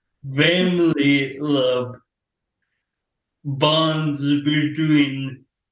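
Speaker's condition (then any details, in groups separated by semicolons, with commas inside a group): Traumatic brain injury; caused by accident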